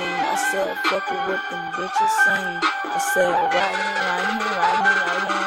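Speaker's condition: No condition

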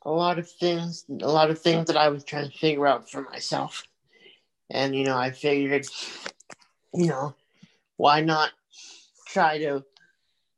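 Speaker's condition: Cerebral palsy; multiple surgeries since infancy

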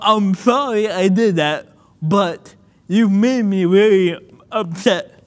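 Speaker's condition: Cerebral palsy; birth oxygen loss

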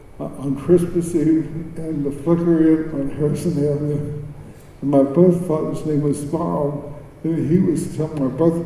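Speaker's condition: Cerebral palsy; speech

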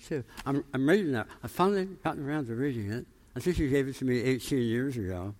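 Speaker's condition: Tongue cancer, jaw reconstruction

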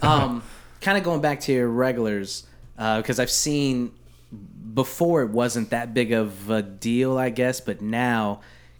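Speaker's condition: No condition

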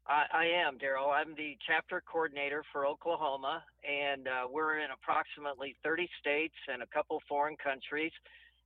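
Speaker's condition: No condition

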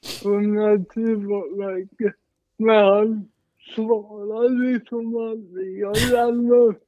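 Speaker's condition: Cerebral palsy, mild

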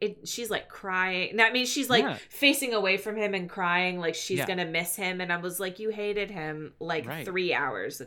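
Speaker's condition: No condition

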